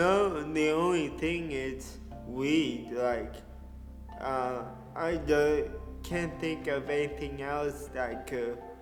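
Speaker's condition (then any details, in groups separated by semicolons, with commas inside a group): Cerebral palsy; diagnosed shortly after birth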